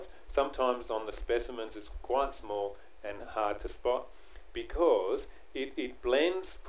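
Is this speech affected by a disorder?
No.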